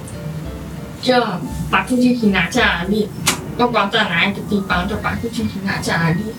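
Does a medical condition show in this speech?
Yes: hearing impairment; formerly reluctant to speak, mother pushed speaking, now converses with hearing people.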